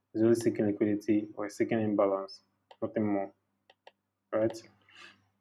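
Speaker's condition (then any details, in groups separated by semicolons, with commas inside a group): No condition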